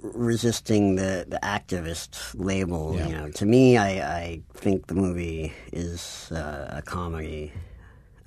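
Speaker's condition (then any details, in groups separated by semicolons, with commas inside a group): Cleft palate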